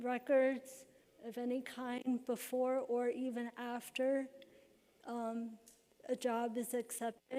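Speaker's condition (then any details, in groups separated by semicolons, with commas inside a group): Cerebral palsy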